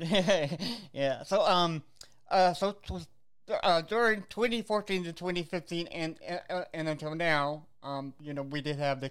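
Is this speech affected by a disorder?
Yes: cerebral palsy; visible physical disability.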